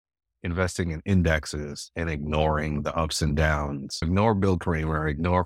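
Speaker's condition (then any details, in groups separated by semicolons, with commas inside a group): No condition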